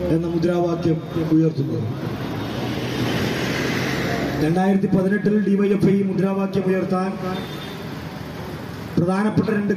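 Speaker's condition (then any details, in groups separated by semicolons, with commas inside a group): No condition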